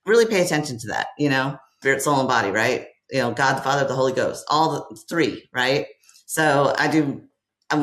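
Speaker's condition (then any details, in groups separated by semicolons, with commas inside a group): No condition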